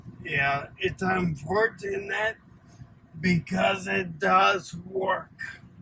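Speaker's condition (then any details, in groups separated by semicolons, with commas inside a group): Ataxia; acquired form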